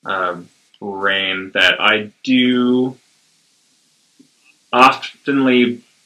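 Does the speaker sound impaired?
Yes: stuttering; tends toward covert stuttering, past speech therapy, deep breathing helps; stuttering holding back less than in previous years; tense throat, jaw and abdomen when stuttering, sometimes fluent for no reason; here prolonged sounds, blocks.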